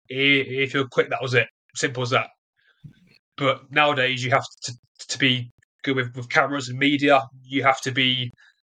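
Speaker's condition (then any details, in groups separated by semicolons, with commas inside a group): Stutter; developmental, onset early childhood, lifelong, more severe during trial, barely able to speak first six months in prison; stutters during interview, ignores disfluencies and keeps talking, media presence trained as main focus; repeated sounds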